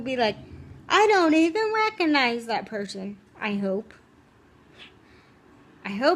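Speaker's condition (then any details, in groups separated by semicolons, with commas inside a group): Cerebral palsy, spastic, severe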